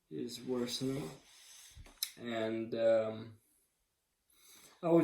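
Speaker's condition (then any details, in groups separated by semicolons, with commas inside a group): ALS; speech improved, slow and slurred when tired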